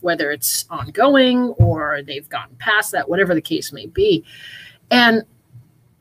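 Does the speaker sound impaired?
No.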